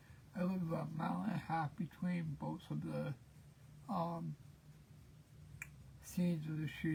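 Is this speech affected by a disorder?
Yes: cerebral palsy; present since birth.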